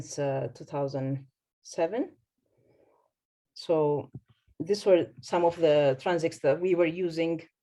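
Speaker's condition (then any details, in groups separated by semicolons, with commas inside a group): No condition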